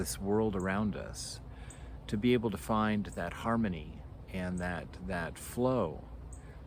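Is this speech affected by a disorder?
No.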